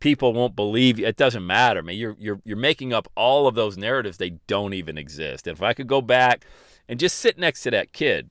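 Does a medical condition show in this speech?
No.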